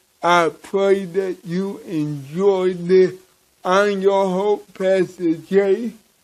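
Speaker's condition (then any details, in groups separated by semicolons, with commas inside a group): Cerebral palsy; from birth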